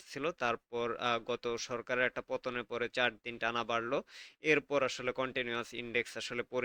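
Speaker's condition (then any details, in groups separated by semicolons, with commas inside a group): No condition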